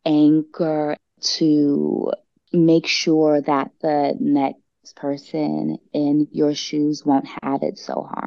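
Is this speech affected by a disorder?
Yes: stuttering; discloses stutter at start of conversations; here blocks.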